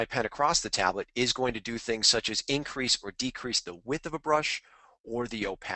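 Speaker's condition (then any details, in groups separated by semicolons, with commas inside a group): No condition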